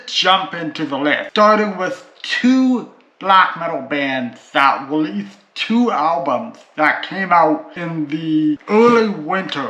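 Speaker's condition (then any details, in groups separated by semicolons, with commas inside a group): Cerebral palsy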